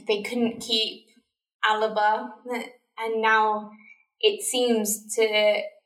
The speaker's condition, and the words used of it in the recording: Stuttering. Sorry for my butchering of that pronunciation. I stutter a little.